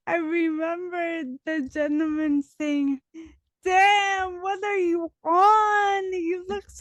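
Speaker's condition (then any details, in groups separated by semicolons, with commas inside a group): Dystonia; diagnosed age 10, now 33, on medication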